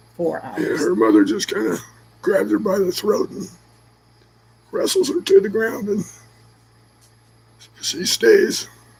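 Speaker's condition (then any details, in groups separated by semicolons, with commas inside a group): Laryngeal cancer; squamous cell type, left vocal cord, slow growing; voice fading, hard to hear, lost loud voice, possible swallowing difficulty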